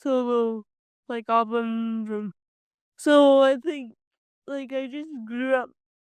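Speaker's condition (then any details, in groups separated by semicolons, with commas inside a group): Cerebral palsy; from birth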